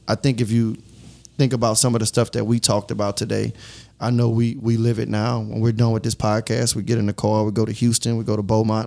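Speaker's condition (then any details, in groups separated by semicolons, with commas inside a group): No condition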